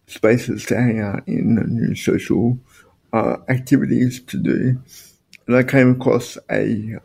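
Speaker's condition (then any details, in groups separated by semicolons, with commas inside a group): Spastic quadriplegic cerebral palsy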